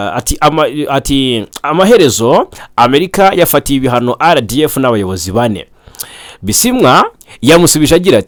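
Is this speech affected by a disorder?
No.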